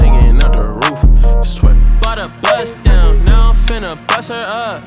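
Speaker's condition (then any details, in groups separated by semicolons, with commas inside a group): No condition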